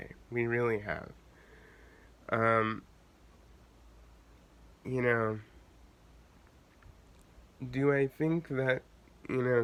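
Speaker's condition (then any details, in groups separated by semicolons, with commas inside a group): Cerebral palsy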